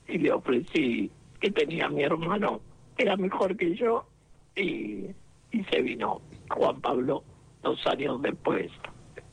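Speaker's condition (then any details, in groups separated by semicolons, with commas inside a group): Laryngectomy, esophageal speech; four complicated operations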